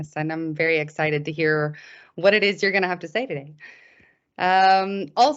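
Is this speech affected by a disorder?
No.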